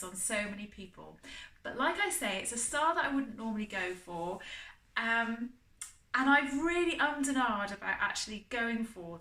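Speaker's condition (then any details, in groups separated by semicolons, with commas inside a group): No condition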